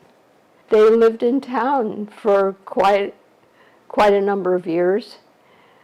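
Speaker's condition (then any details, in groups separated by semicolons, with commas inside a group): ALS; shortly after diagnosis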